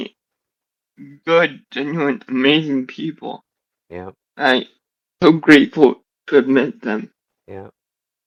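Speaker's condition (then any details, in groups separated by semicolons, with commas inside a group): Generalized dystonia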